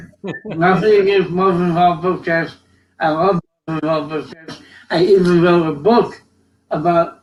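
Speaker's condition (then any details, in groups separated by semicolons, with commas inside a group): Cerebral palsy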